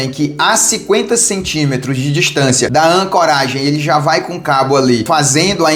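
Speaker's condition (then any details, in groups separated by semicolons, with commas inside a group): No condition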